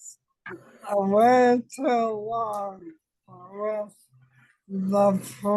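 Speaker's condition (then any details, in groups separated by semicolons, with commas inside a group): ALS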